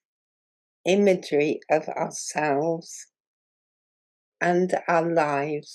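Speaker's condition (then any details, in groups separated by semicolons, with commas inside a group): Muscular dystrophy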